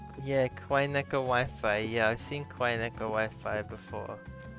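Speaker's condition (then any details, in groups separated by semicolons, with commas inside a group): No condition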